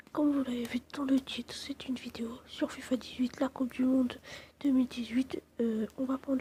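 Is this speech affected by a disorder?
No.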